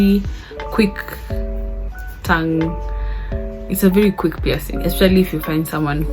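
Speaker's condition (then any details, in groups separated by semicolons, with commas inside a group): No condition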